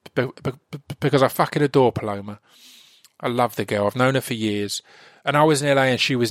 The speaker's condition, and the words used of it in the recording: Stuttering. But number two, I've got a stutter, man.